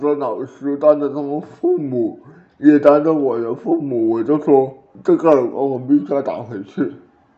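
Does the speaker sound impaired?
Yes: cerebral palsy; birth asphyxia, blue at birth, over ten minutes of resuscitation, diagnosed in infancy at provincial hospital, legs affected, early rehabilitation, learned to walk; walks, has played basketball, earns a living with keyboard and mouse; some words unclear despite great effort to speak clearly, edited for fluency, childhood drooling from delayed saliva swallowing.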